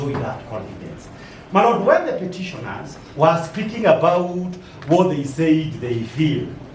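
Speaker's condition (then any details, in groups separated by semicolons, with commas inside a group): No condition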